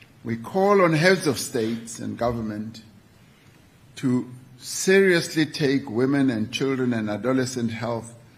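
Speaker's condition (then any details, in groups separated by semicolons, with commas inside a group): No condition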